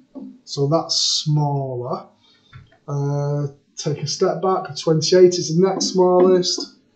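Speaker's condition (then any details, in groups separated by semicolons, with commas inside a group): No condition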